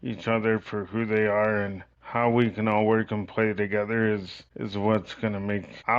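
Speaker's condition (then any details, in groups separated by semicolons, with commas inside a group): Cerebral palsy; from birth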